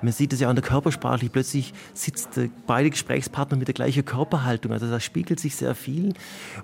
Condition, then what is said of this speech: None; typical speech.